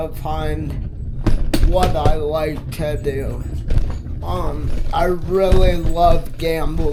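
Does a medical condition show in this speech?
Yes: multiple sclerosis.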